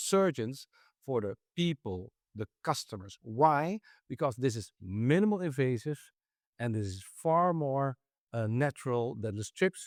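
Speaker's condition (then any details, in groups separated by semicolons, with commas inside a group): No condition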